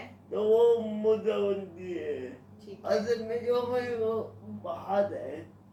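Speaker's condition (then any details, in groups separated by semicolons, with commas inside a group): Cerebral palsy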